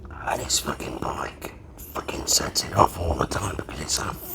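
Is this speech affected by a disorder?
Yes: laryngectomy; permanent tracheostomy.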